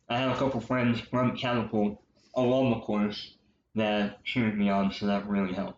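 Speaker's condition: Cleft lip and palate, popliteal pterygium syndrome

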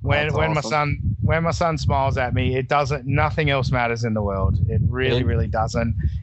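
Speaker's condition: No condition

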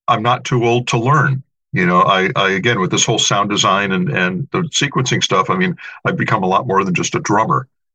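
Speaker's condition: No condition

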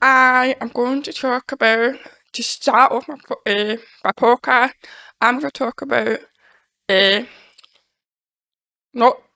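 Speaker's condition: Deafness; congenital deafness, born deaf

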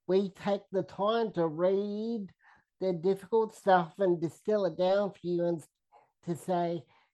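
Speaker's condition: Cerebral palsy; spastic quadriplegia

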